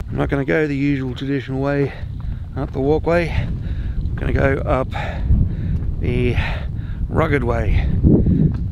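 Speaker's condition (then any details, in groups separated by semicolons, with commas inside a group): No condition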